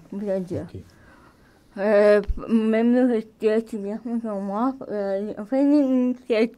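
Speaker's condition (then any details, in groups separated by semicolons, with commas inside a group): Cerebral palsy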